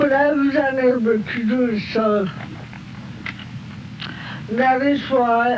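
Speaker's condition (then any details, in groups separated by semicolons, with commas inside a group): Cerebral palsy; halting voice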